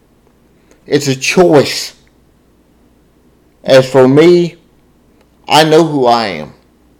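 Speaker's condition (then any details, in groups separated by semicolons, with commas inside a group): Cerebral palsy, spastic diplegia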